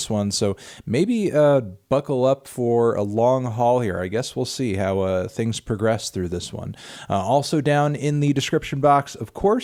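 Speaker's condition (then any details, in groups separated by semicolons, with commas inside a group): No condition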